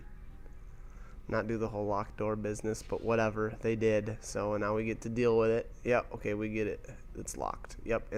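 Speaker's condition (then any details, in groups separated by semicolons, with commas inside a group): No condition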